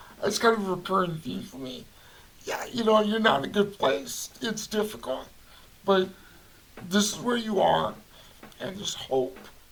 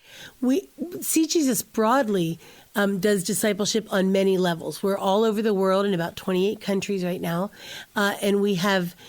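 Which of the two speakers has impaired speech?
The first: cerebral palsy; from birth, brain damage, limbs affected, power wheelchair; voice affected.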